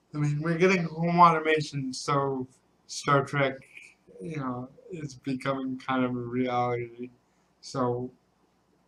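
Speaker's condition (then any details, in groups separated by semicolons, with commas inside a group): Cerebral palsy; from birth, cannot type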